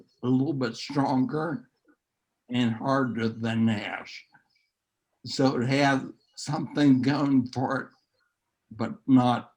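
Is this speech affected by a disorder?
Yes: neurological disease.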